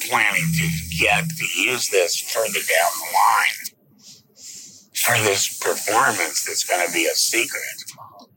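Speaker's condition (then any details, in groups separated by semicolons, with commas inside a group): Laryngectomy; no vocal cords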